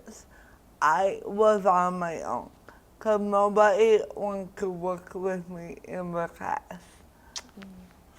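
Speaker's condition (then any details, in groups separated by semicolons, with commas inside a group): Cerebral palsy; diagnosed around age one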